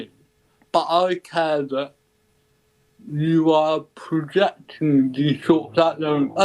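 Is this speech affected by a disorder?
Yes: cerebral palsy; ataxic type.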